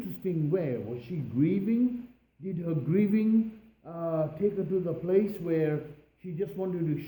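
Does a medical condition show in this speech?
No.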